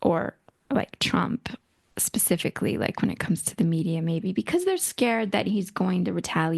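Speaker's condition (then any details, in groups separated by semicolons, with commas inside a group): No condition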